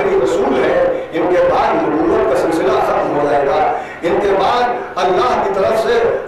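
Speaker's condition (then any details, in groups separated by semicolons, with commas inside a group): No condition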